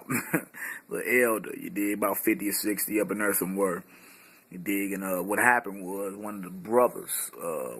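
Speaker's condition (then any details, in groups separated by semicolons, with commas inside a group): No condition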